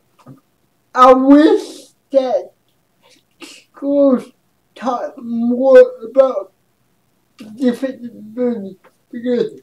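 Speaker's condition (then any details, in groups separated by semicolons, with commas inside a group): Cerebral palsy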